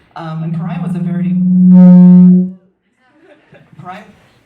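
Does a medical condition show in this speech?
No.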